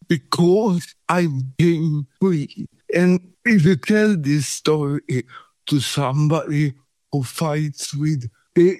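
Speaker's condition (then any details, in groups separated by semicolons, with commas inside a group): Cerebral palsy; shaking body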